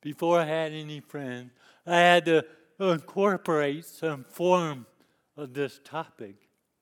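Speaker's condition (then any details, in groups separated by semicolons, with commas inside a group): Cerebral palsy; lifelong disability since youth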